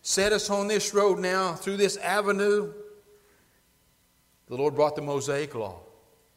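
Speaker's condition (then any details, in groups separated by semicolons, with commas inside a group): No condition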